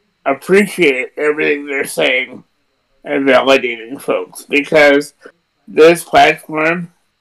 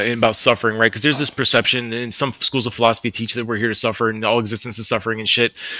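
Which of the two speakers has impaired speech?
The first: cerebral palsy; present since birth; power wheelchair user.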